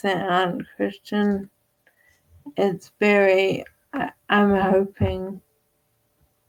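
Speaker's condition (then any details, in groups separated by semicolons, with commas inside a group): Friedreich's ataxia; diagnosed age 7, progressive, increasing stiffness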